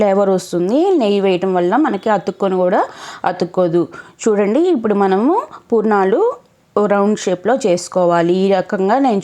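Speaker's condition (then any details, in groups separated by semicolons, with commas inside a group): No condition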